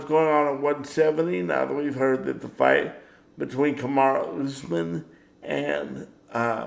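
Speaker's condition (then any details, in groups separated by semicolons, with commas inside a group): Cerebral palsy; power wheelchair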